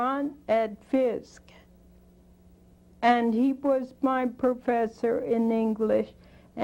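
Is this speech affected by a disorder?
Yes: spinocerebellar degeneration.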